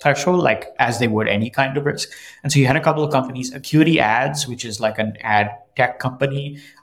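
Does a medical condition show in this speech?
No.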